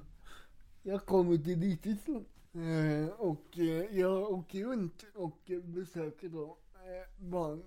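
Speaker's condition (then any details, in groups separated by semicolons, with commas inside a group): Cerebral palsy; wheelchair user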